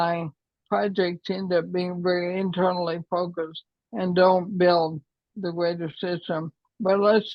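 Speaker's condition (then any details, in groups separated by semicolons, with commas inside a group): ALS; affects hands and voice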